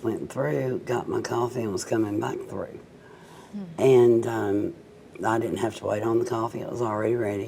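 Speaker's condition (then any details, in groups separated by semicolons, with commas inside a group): Cerebral palsy, mild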